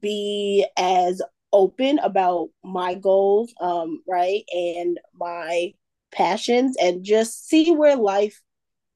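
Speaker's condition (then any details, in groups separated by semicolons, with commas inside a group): Stuttering; stutter since at least high school, caused shyness, quietness and shame then; stuttering not under own control; prolonged sounds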